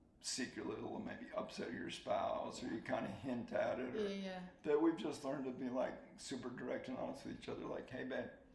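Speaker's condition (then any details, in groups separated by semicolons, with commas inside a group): ALS; soft spoken, swallowing getting harder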